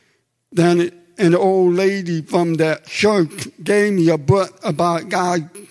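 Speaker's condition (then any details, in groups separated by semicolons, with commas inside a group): Deafness; comfortable speaking and using own voice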